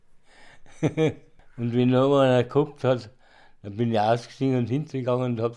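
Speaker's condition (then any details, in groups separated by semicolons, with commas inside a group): Parkinson's disease, rigidity-dominant; rigor-dominant Parkinson's, onset mid-1990s, diagnosed at 50 by Munich specialist, deep brain stimulator implanted; speaks slower, earlier could not hold voice or tone, saw speech therapist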